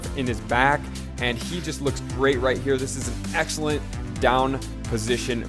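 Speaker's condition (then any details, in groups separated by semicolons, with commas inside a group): No condition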